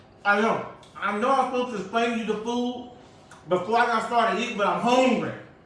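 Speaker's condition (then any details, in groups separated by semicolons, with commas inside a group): No condition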